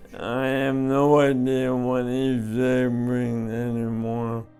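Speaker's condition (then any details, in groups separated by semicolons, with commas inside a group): ALS; over 1.5 years since onset, weekly progression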